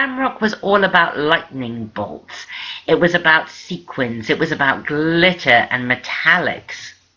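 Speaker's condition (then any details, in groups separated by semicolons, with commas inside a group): No condition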